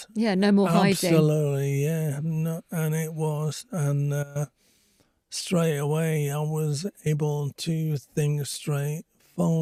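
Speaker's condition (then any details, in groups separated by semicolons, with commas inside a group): Speech apraxia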